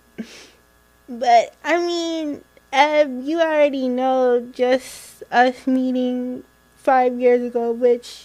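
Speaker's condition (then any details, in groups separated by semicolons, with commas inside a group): Cerebral palsy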